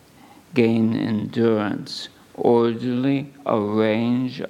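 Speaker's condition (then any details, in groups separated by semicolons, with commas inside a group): ALS; under neurologist care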